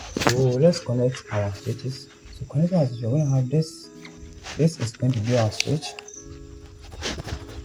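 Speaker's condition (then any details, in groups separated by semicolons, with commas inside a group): No condition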